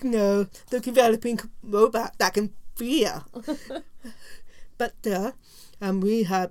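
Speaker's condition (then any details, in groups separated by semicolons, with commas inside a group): Profound deafness; learned to speak and lip-read in early oral pre-preschool program, encouraged to speak, mainstreamed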